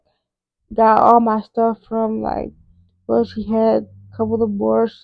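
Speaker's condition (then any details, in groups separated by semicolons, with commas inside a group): Cerebral palsy; wheelchair user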